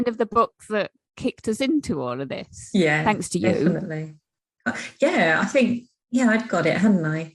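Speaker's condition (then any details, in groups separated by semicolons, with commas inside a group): No condition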